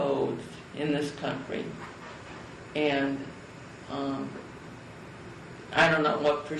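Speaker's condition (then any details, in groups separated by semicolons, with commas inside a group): Cerebral palsy; from birth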